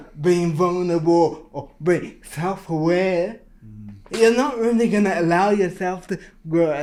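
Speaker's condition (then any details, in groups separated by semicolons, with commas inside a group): Cerebral palsy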